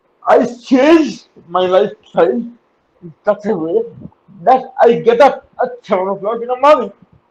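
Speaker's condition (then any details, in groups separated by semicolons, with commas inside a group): Cerebral palsy; uses wheelchair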